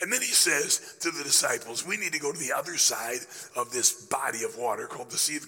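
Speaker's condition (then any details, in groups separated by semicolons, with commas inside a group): Laryngeal cancer after radiation; still affected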